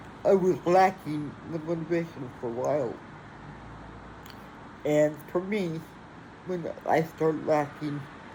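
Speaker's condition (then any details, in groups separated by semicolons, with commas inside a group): Athetoid cerebral palsy; speech, wheelchair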